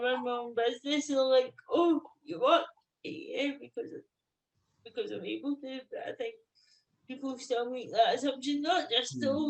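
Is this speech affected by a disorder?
Yes: cerebral palsy.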